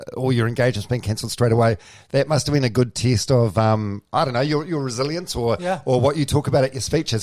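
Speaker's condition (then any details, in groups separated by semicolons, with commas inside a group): No condition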